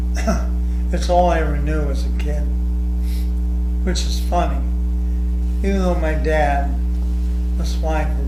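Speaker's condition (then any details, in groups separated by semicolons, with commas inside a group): ALS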